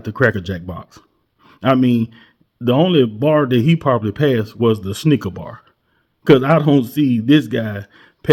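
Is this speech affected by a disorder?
No.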